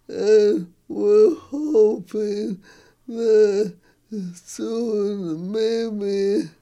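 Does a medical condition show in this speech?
Yes: ALS; treated at Mayo Clinic in Rochester, stem cell research program, progression possibly slowed; progressed in some ways, no recent progression, awaiting drug pending FDA approval; talking more difficult, facial muscles weaker.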